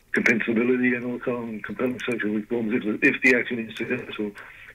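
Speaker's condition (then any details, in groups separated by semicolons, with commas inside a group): Parkinson's disease; led to retirement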